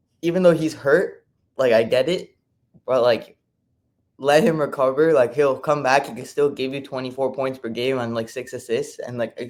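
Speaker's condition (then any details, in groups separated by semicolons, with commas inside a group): No condition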